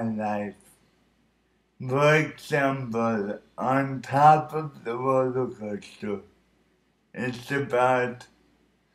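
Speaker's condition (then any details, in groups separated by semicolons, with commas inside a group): Cerebral palsy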